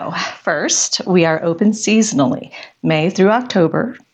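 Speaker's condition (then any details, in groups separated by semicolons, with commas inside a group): No condition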